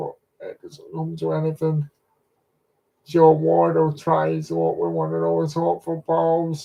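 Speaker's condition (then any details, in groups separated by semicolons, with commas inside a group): Cerebral palsy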